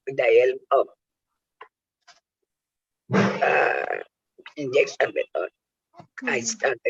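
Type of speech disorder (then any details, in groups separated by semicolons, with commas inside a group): Oesophageal speech; laryngectomy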